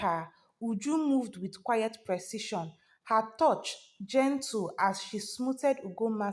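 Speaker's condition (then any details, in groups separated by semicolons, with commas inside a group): No condition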